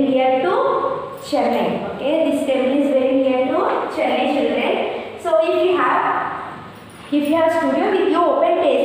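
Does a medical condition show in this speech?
No.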